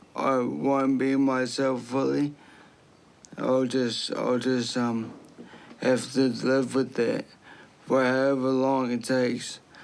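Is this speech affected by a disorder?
Yes: traumatic brain injury; car accident; six months intensive therapy, nearly leaving rehabilitation.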